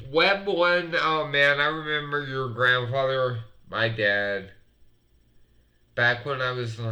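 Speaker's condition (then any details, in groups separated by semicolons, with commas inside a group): Multiple sclerosis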